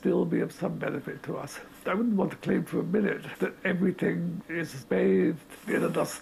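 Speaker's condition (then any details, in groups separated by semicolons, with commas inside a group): Motor neurone disease; still able to talk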